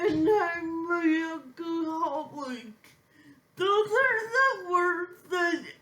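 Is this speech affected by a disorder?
Yes: physical speech impairment.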